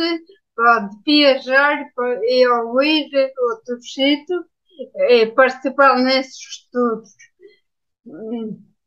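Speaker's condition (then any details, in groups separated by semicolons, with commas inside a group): Ataxia after brain injury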